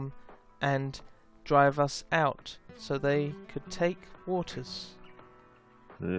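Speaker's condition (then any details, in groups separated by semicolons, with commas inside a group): No condition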